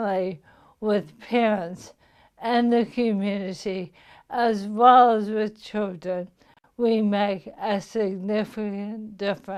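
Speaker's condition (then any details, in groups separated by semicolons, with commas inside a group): Motor neuron disease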